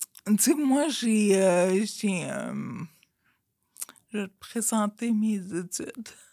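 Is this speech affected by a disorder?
Yes: Friedreich's ataxia.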